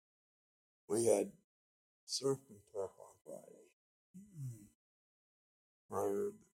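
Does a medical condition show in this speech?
Yes: speech impediment; possibly noticeable to listeners.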